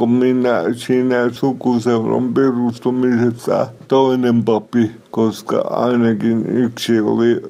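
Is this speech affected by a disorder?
Yes: cerebral palsy; from birth, hypoxia when stuck on mother's tailbone during delivery, mainly mobility impairment, limits movement, speech; somewhat unclear, self-described.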